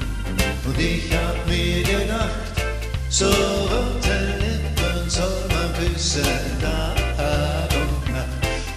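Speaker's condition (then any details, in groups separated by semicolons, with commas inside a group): No condition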